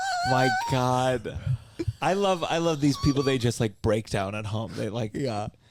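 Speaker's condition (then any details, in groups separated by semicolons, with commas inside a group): No condition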